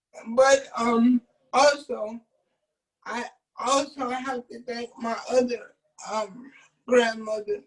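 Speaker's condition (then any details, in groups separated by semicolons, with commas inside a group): Cerebral palsy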